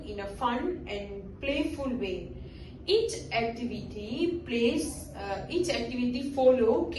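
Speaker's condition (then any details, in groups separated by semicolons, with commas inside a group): No condition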